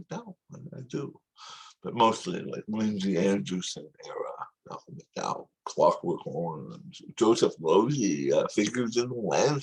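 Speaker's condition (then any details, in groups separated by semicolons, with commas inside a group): Tongue cancer surgery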